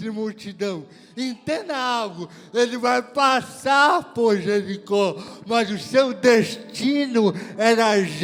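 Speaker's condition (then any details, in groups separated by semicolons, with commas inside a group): Cerebral palsy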